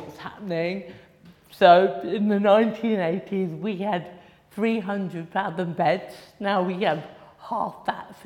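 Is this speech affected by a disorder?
Yes: cerebral palsy.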